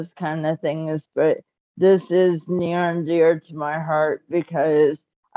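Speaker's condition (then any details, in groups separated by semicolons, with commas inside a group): Cerebral palsy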